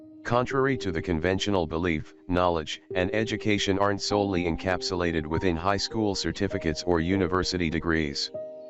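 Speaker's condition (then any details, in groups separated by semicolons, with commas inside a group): No condition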